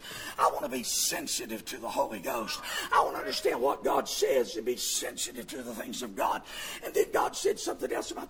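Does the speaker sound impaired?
Yes: vocal fold paralysis, bilateral; speaks with false vocal folds; voice worse than before.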